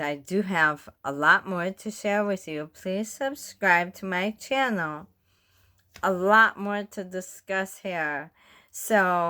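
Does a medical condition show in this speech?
Yes: bulbar ALS; bulbar onset.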